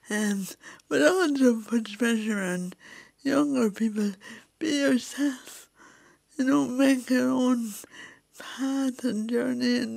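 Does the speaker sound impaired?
Yes: cerebral palsy; COVID in January requiring ventilator.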